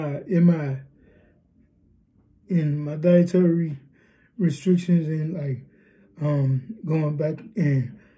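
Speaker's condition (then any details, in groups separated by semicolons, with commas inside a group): Cerebral palsy, spastic diplegia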